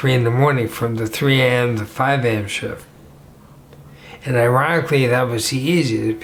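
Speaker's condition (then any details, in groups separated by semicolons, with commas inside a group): ALS; 7 years after onset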